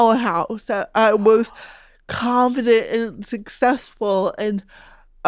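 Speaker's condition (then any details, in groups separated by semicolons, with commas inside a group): Cerebral palsy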